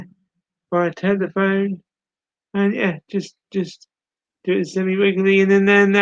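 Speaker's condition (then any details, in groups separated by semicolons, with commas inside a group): Cerebral palsy; speech impairment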